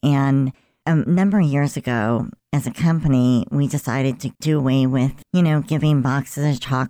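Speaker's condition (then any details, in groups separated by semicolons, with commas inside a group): Cleft lip and palate; about 50-some years ago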